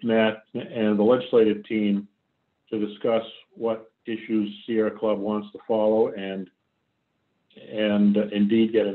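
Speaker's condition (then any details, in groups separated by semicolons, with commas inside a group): No condition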